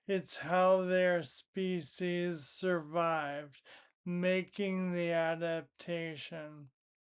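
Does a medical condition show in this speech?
Yes: primary lateral sclerosis.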